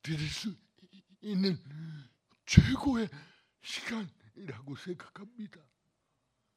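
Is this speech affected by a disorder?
Yes: cerebral palsy; lifelong pain.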